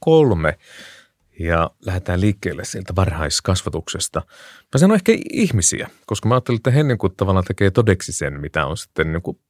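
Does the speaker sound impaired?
No.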